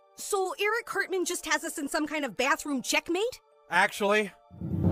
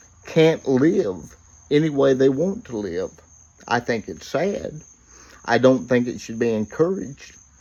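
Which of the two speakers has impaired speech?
The second: cerebral palsy; present from birth, uses wheelchair; reports speaking clearly.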